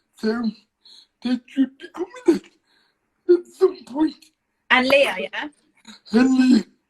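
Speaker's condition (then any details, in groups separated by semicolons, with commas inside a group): Cerebral palsy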